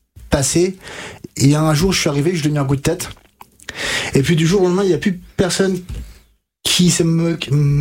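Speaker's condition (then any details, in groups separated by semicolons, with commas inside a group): Stuttering; stutter since at least middle school, began stuttering-specialist therapy at 20-22 with Catherine Daubier in Nancy, multi-year; blocks and repetitions in current speech; learned fluency techniques, formerly severe, expressed himself with fingers before therapy; repeated sounds, blocks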